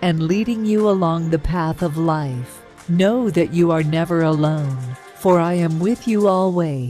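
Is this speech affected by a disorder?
No.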